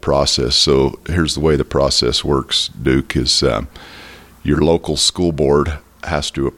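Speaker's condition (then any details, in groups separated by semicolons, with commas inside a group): No condition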